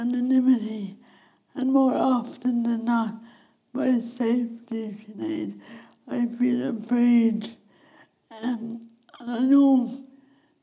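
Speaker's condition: Speech impediment; wheelchair user

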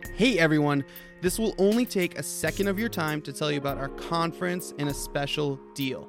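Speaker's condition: No condition

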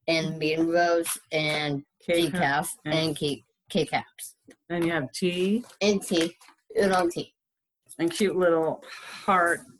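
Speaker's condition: Down syndrome; extra copy of chromosome 21, low muscle tone, heart surgery, eye surgery and other surgeries in childhood, thyroid removed; adult, 22 years old

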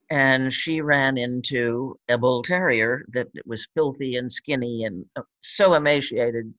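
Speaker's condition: No condition

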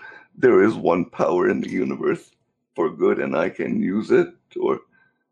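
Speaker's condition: Cerebral palsy; cerebral palsy since birth

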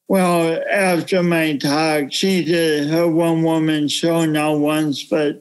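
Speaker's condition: Cerebral palsy; OT and PT in childhood in the 80s

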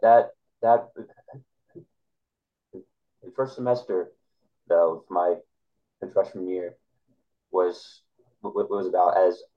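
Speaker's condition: Stuttering; stutter since childhood, known to classmates at earlier school before 7th grade; adult, past college freshman year, working, constantly trying to improve stutter; uses small talk to avoid stuttering, talked little as child, discloses stutter, training others builds confidence; repeated sounds, repeated words, blocks

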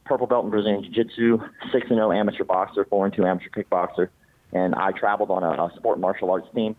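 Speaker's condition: Cleft palate; congenital

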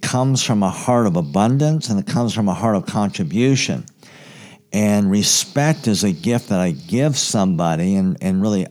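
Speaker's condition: Cleft palate; congenital, very severe

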